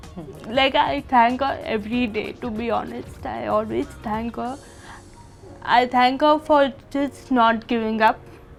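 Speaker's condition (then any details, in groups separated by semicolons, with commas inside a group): Cerebral palsy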